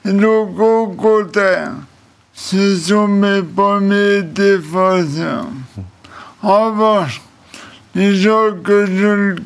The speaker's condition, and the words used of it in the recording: ALS (motor neuron disease). Mais en revanche, j'ai l'air peut-être idiot quand je vous parle.